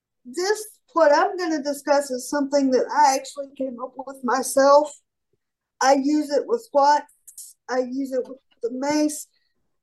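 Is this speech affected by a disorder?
Yes: cerebral palsy; shoulder dislocates lifting heavy.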